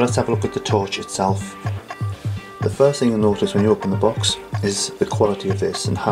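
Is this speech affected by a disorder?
No.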